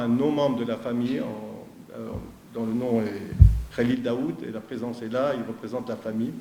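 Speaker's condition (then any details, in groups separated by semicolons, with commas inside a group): No condition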